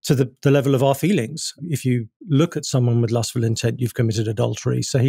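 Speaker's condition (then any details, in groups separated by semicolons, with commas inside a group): No condition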